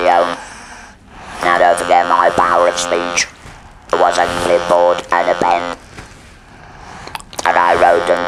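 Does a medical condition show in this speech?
Yes: laryngeal cancer with laryngectomy.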